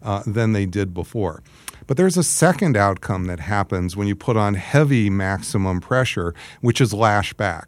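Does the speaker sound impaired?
No.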